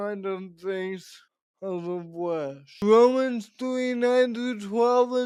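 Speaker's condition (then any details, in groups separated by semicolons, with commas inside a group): Cerebral palsy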